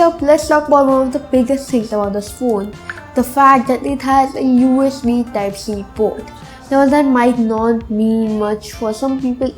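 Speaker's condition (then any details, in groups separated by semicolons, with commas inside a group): No condition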